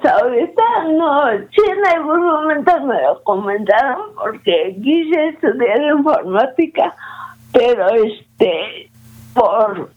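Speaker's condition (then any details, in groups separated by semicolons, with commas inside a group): Cerebral palsy; premature, negligent right knee tumor surgery cut tendons, only crawled at 18 months, diagnosed age 18-19; some difficulty speaking, still able to speak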